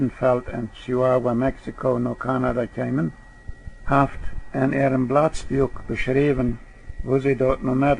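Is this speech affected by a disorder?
No.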